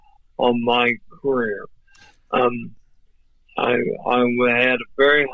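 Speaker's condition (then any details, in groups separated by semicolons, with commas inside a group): ALS; voice off but clear and understandable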